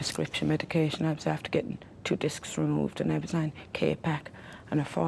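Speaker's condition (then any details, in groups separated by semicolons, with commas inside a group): No condition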